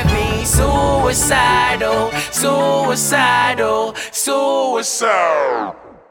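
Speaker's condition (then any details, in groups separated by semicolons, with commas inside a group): No condition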